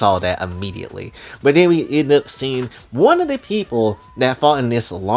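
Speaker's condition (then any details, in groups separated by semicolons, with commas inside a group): No condition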